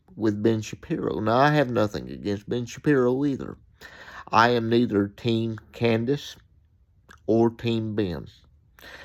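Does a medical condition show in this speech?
Yes: cerebral palsy; reports speaking clearly.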